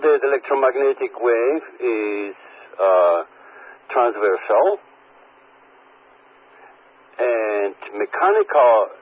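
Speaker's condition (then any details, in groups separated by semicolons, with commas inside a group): No condition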